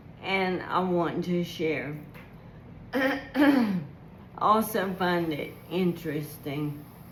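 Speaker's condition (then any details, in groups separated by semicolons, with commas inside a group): ALS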